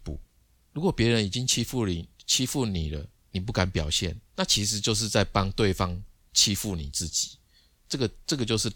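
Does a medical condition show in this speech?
No.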